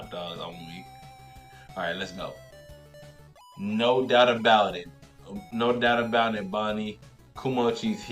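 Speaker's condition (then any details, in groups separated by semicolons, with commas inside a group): No condition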